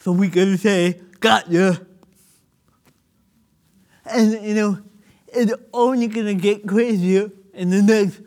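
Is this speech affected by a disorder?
Yes: cerebral palsy; childhood physical.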